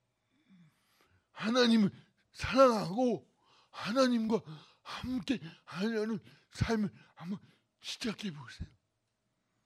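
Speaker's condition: Cerebral palsy; body and bones twisted

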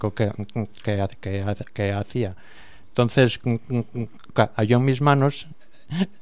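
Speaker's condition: Stuttering; blocks and repetitions, audible stuttering while speaking on radio; repeated sounds, prolonged sounds

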